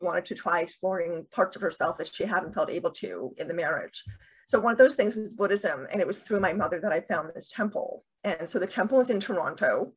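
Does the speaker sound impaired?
Yes: deafness with cochlear implants, bilateral cochlear implants; two cochlear implants, two major implant surgeries, would be unable to communicate without implants.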